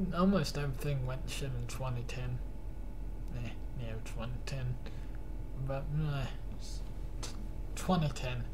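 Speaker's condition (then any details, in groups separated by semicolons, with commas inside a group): Cerebral palsy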